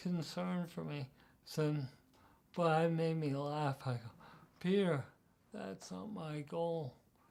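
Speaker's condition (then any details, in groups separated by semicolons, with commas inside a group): Parkinson's disease; strong voice, sings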